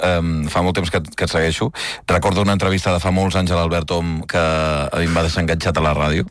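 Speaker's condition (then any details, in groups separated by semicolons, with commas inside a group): No condition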